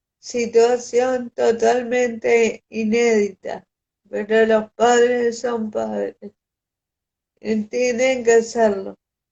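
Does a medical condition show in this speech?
Yes: cerebral palsy; respiratory arrest at birth.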